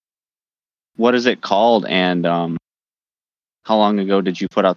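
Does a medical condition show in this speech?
No.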